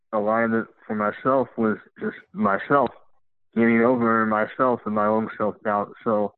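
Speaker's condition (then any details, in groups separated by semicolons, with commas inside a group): Cleft lip and palate; extreme leg deformities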